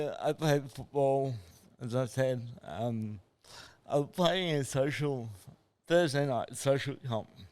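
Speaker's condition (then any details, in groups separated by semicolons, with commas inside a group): Cerebral palsy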